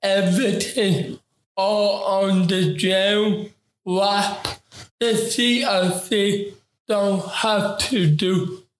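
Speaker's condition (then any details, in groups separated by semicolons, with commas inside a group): Ataxic cerebral palsy; interview taken very slow, word for word, as mother advised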